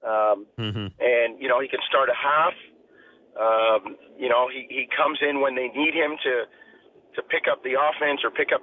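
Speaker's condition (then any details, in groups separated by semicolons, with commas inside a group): No condition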